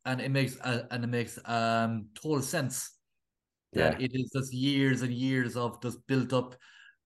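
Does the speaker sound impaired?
Yes: stuttering; onset age 4 after fall with head impact, four front teeth knocked out, retrained over many years; still stutters at times, mental aspect largely gone, no lung, diaphragm pressure or facial contortions; once avoided speaking or had others speak, formerly facial contortions, breathing pressure, blocked on roll call word; here prolonged sounds.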